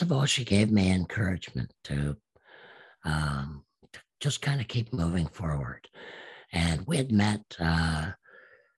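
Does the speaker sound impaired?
Yes: absent vocal cords; from gunshot through neck, confirmed on repeated exams, speech therapist saw no hope; still practices speaking; self-taught speech over about ten years, sounds made first then shaped by mouth, slight hoarseness, unique voice.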